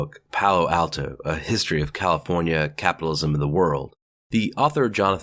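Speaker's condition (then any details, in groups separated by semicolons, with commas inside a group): No condition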